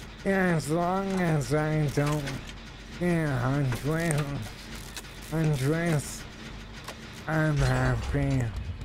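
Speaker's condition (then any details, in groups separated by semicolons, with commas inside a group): ALS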